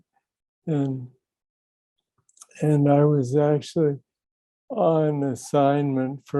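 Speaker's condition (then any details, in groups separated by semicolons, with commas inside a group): Young onset Parkinson's disease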